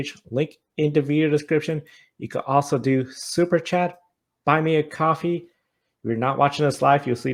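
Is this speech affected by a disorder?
No.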